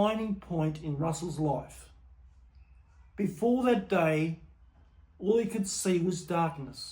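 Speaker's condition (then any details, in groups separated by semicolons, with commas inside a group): No condition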